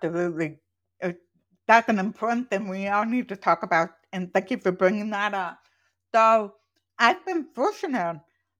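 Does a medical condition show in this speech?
Yes: profoundly deaf, congenital; accent from deafness, not British, described as accent from nowhere.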